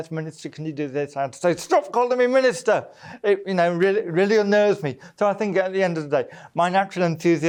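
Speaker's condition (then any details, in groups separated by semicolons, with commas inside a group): Cerebral palsy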